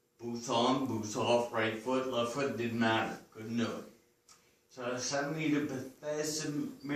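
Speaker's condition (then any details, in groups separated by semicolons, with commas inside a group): Friedreich's ataxia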